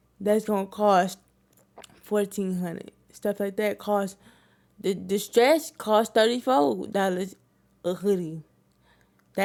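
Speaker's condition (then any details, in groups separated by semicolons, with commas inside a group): Cerebral palsy; wheelchair user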